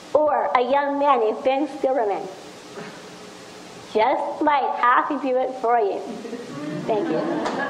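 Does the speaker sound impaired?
Yes: Down syndrome; speech problems.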